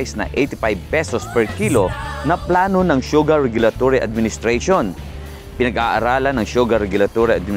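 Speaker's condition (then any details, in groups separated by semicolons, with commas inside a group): No condition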